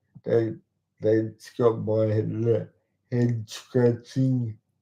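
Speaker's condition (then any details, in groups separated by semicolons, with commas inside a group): Cerebral palsy; talks slowly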